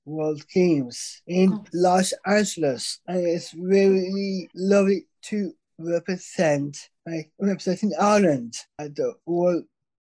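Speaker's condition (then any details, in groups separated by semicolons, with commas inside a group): Down syndrome; congenital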